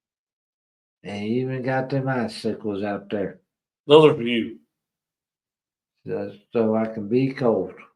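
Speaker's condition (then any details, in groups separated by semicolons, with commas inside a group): ALS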